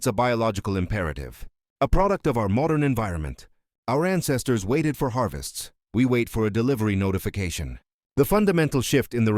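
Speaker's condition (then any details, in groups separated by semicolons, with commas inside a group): No condition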